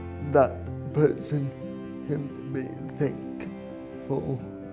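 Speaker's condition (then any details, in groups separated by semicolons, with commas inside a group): Cerebral palsy; birth injury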